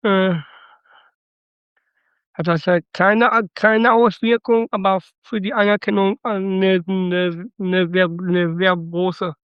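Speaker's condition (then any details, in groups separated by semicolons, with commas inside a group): Down syndrome, trisomy 21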